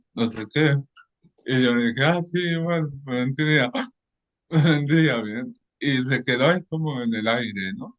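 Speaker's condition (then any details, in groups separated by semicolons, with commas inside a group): Cerebral palsy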